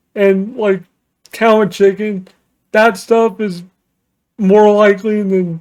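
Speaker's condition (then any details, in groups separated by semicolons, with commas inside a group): Cerebral palsy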